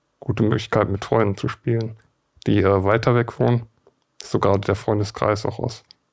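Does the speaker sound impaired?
Yes: Duchenne muscular dystrophy; age 27, earlier rehab stays with others with muscular dystrophy; unable to play football in real life.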